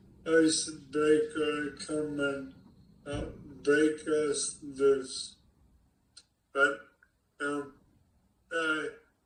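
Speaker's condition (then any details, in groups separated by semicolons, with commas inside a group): ALS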